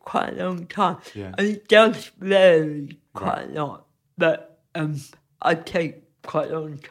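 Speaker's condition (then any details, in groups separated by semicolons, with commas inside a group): Cerebral palsy; careful movement needed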